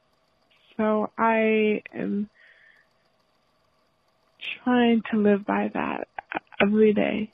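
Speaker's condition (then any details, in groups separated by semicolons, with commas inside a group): Stuttering; stuttering for about 12 years; blocks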